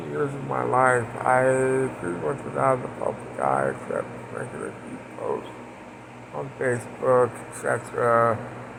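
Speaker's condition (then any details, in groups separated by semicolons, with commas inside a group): Parkinson's; speech impediment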